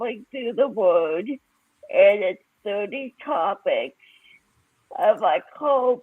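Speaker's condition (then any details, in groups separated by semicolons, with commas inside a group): Cerebral palsy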